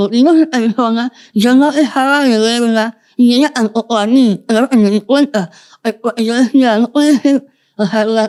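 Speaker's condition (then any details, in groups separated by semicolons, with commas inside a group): Moebius syndrome, congenital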